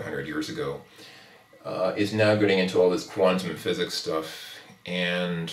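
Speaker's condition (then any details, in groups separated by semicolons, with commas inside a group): No condition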